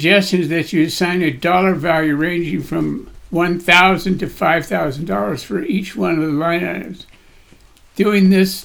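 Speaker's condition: Parkinson's disease; voice shakes, body shakes

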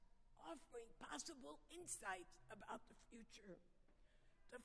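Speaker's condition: Vocal dysphonia; vocal dysphonia diagnosed

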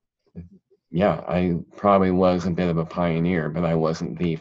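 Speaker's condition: Cleft palate; speech impediment still present, talked funny as a child

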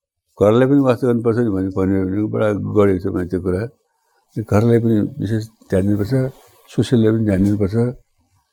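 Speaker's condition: Parkinson's disease; elderly

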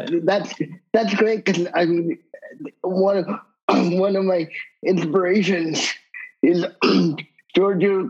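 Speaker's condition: Cerebral palsy; wheelchair user

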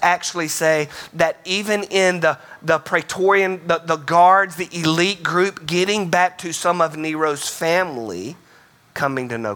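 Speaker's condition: No condition

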